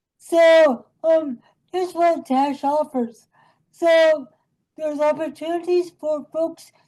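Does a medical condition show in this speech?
Yes: cerebral palsy; from birth.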